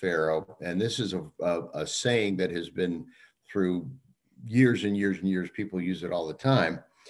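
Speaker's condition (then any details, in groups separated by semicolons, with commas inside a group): No condition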